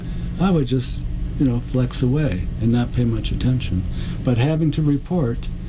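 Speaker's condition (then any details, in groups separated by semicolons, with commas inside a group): Parkinson's disease; diagnosed almost 4 years ago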